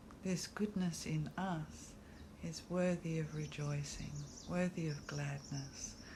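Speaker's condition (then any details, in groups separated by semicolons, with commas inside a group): No condition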